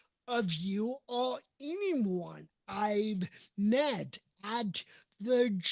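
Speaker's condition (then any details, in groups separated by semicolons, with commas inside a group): Cerebral palsy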